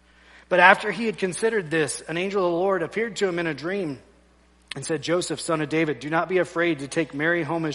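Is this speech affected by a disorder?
No.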